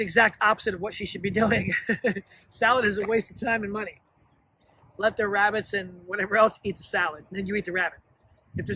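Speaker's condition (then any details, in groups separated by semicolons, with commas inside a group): No condition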